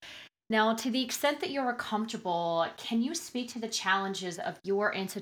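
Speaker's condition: No condition

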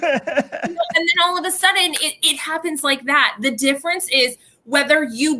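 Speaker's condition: No condition

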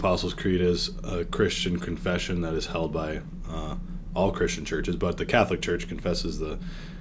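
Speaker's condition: No condition

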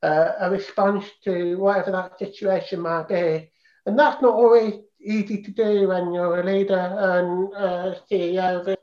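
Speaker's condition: Profound deafness, congenital profound deafness; learned to speak via speech trainer

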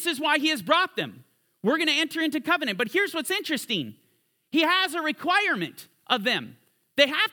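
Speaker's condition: No condition

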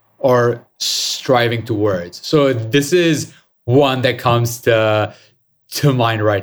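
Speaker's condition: Stutter; lifelong stutter, born with pretty severe stutter, avoided speaking for more than 25 years; has a stutter, stutters in six languages, gives talks and stand-up comedy; can sing without stuttering; repeated sounds, repeated words, prolonged sounds

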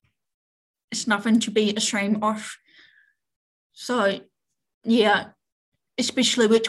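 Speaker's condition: Deafness; cochlear implant with audio cable for Zoom and team meetings, relay officer and Auslan interpreter for phone calls

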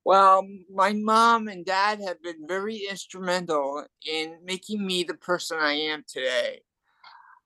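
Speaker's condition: Cerebral palsy and hearing loss; adult

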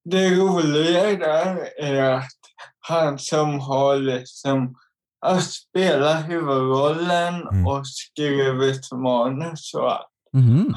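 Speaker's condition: Cerebral palsy; motor skills and balance affected

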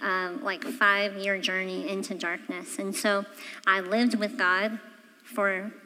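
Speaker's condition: Cleft palate; congenital

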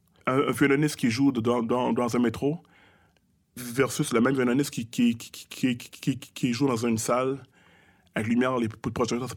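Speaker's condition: Stuttering; childhood-onset stuttering, thought autistic as young child, spoke Creole, English and French mixed, fluent when rapping since teens; stutters in conversation, strings syllables together very fast without stopping or tripping; repeated sounds

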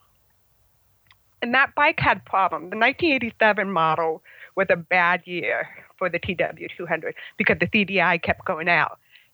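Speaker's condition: Congenital hearing loss, congenital, about 75% hearing loss; relies on other cues to shift gear

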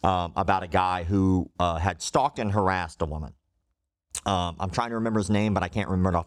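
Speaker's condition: Cleft lip and palate

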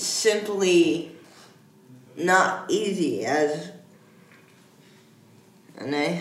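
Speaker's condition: Cerebral palsy; age 12, almost 13, uses wheelchair

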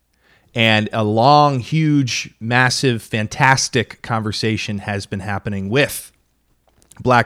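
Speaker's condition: No condition

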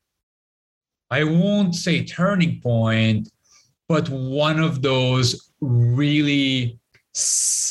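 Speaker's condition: Stutter; stutter may sound like internet problems, repeated fillers such as eh; prolonged sounds

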